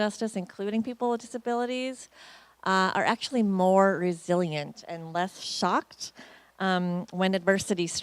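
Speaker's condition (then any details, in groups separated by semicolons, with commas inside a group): No condition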